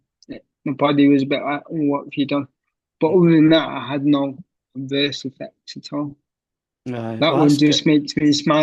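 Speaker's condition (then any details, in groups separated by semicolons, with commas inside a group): Cerebral palsy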